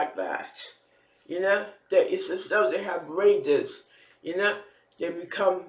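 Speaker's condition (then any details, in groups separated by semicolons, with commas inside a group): Facial palsy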